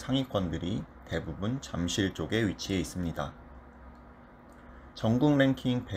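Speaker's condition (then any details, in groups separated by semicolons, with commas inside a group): No condition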